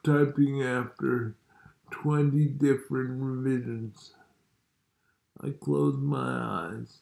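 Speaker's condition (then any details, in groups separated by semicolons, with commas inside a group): Multiple sclerosis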